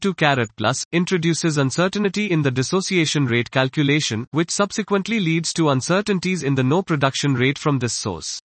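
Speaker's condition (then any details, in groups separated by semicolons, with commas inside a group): No condition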